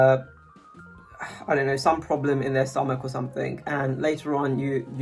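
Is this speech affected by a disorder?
No.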